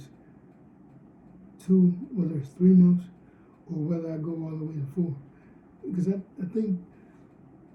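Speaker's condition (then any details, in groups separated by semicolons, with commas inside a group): Cerebral palsy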